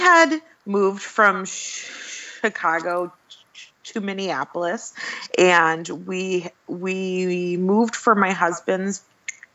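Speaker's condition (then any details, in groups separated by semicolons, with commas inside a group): Stuttering; covert stuttering until about age 30, intensive program at American Institute for Stuttering in New York; 33 years old, mostly open about stuttering, sometimes still slips back into covert stage; stutters openly, including when introducing self, stutters on daughter's name Violet; repeated words, prolonged sounds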